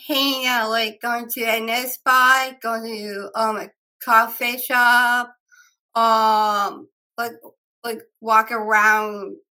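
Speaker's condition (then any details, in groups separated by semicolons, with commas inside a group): Down syndrome; three copies of 21st chromosome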